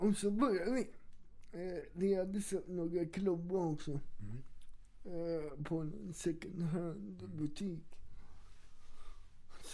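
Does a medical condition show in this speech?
Yes: cerebral palsy; wheelchair user.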